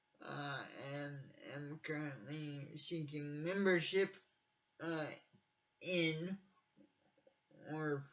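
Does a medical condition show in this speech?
Yes: cerebral palsy; from birth, uses wheelchair.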